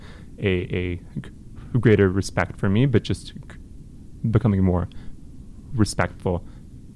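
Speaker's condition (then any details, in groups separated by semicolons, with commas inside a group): Stuttering; persisting into adulthood, no cure, managed, no family history, past blocks up to 30 seconds; always stutters, varies by day and week, no clear pattern, retimes breaths, Israeli Zoom support group; more when nervous, less when angry, tends not to block when singing, uncoordinated breathing contributes; blocks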